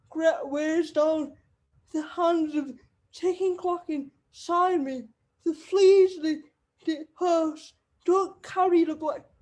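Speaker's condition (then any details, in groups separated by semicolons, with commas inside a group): Cerebral palsy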